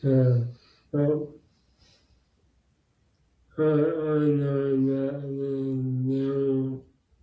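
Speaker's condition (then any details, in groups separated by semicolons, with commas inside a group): Bulbar and upper limb MND, bulbar onset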